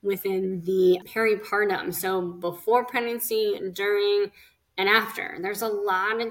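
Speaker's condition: Cleft lip and palate; speech therapy

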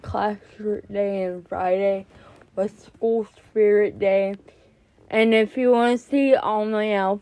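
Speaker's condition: Cerebral palsy; anxiety since 7th grade worsened it, more jerking in class; since 7th grade anxiety made talking to people comfortably harder

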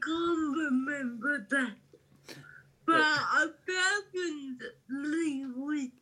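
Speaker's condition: Cerebral palsy; wheelchair user

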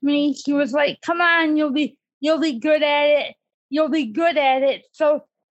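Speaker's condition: Cerebral palsy; disability since childhood

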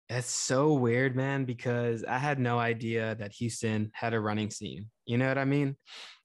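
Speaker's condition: No condition

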